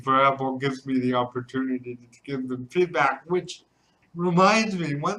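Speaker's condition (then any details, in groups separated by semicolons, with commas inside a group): Cerebral palsy; from birth, cannot type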